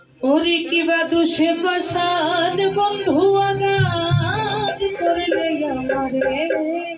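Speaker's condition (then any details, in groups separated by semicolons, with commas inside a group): No condition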